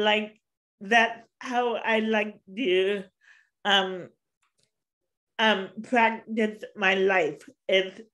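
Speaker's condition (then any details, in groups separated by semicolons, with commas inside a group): Cerebral palsy; since birth, walks with walker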